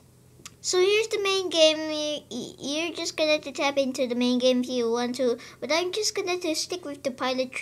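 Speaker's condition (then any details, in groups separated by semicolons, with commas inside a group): No condition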